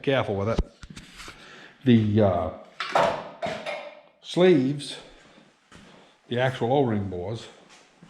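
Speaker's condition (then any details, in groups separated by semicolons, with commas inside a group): No condition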